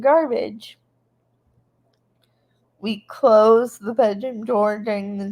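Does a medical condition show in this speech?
Yes: cerebral palsy.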